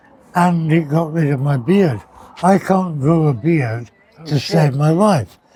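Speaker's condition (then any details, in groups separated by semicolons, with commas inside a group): Partial glossectomy for tongue cancer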